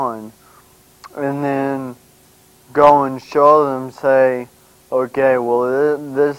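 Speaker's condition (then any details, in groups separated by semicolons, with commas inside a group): Brain injury; slurred speech, partly unintelligible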